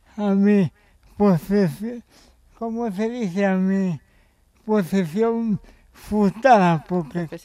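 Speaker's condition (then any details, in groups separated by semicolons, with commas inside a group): Cerebral palsy; helped daily by sister and Aspace Sevilla association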